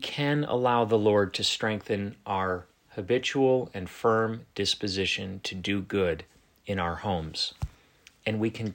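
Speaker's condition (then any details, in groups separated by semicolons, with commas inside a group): No condition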